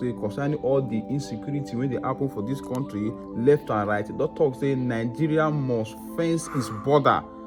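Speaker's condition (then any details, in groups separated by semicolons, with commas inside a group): No condition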